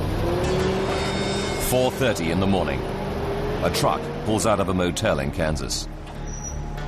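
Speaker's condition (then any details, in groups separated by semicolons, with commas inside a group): No condition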